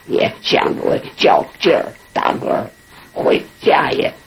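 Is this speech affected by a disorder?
Yes: laryngectomy; learned esophageal speech at training class, practised belching, initially failed when nervous; talks using esophageal voice, spoke quietly to 郝老师 beside him; air taken in then released like a belch, shaped by mouth.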